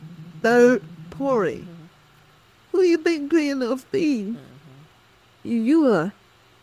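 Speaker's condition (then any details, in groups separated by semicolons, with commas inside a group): Cerebral palsy; speech affected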